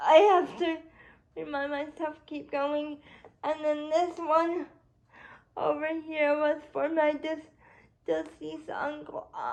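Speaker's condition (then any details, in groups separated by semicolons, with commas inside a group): Cerebral palsy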